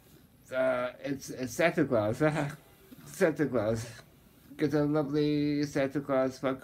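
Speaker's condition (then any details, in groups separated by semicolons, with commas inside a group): Muscular dystrophy, Duchenne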